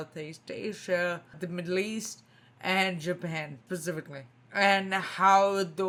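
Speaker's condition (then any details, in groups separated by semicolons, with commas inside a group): Spinocerebellar ataxia type 2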